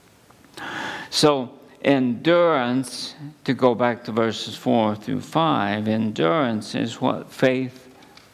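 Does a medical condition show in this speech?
Yes: ALS; under neurologist care.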